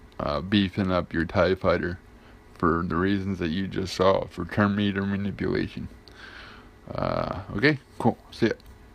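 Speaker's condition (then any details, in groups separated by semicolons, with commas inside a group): Cerebral palsy; affects gait and walking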